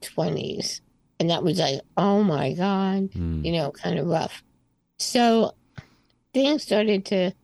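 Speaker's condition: Spinal muscular atrophy type 2; congenital, born early 60s, wheelchair user, slightly progressive

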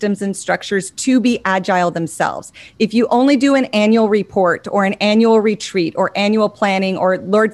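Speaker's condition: No condition

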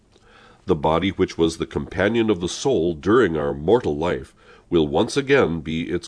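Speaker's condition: No condition

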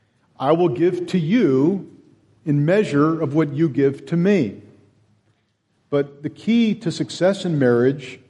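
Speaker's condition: No condition

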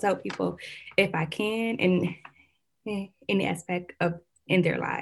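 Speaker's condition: Stuttering; lifelong stuttering, since childhood; in speech therapy, attends irregularly, talks okay when attending; no stuttering when angry, facial grimaces while stuttering, avoids certain words; prolonged sounds

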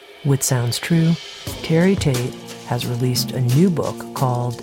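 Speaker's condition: No condition

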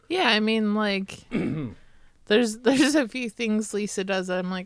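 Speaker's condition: No condition

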